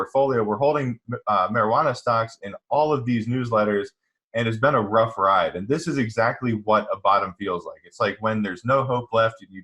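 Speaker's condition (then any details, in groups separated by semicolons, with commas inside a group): No condition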